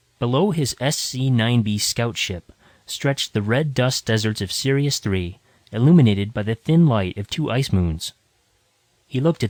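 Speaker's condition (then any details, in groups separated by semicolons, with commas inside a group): No condition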